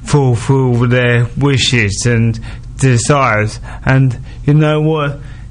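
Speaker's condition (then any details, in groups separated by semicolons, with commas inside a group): Motor neurone disease; progressive neurological disease; daily deterioration; speech heavily impacted, slowed down, slurred around the edges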